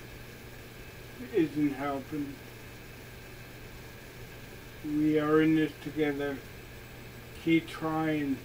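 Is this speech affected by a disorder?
Yes: cerebellar ataxia.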